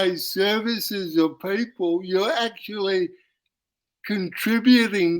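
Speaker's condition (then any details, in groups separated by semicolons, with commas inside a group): Cerebral palsy; uses wheelchair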